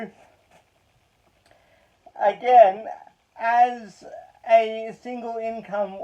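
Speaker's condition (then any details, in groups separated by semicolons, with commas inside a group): Cerebral palsy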